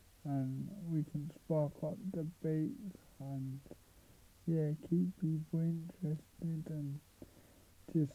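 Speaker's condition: Cerebral palsy; age 23

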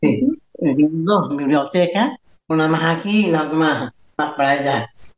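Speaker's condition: Down syndrome; age 64

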